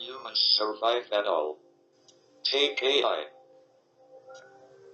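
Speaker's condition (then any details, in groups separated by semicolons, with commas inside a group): ALS, speech-generating device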